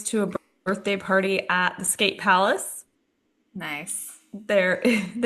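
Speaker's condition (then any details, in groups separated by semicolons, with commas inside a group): No condition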